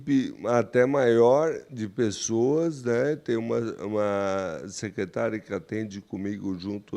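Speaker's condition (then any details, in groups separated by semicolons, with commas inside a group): Amyotrophic lateral sclerosis; onset with cramps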